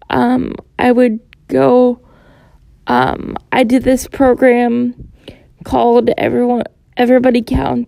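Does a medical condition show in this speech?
Yes: cerebral palsy; born 29 weeks premature, stroke or bleed at birth, unable to walk, tight muscles, physical therapy age 4 to 18.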